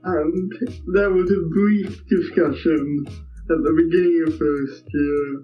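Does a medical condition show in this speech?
Yes: cerebral palsy; cerebral palsy from brain damage at birth, physical only, affects walking and balance; speech impairment, affects speech and swallowing.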